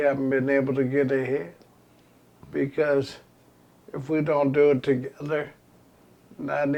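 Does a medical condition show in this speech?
Yes: ALS; progressive terminal illness.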